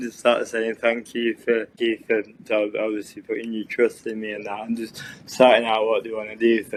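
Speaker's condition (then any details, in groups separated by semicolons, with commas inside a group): Cerebral palsy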